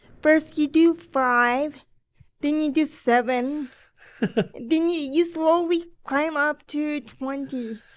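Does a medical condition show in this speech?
Yes: cerebral palsy.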